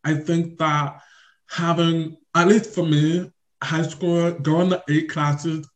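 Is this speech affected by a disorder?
Yes: deaf or hard of hearing; invisible deafness, on deaf spectrum, does not hear everything, family not fluent in signing; looks around to make sure of hearing everything.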